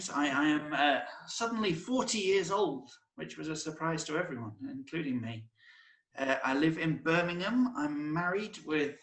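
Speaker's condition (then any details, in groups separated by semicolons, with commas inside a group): No condition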